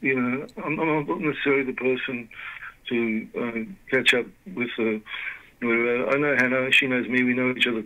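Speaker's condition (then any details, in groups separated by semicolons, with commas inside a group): Parkinson's disease; diagnosed 2019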